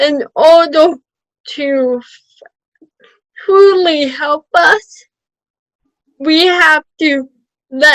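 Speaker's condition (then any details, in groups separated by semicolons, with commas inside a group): Cerebral palsy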